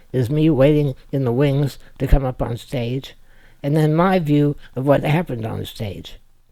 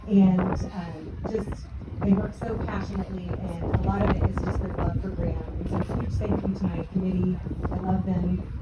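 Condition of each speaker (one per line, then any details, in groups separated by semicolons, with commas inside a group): Spinal muscular atrophy
No condition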